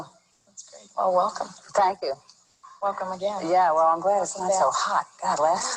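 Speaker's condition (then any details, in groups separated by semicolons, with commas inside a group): No condition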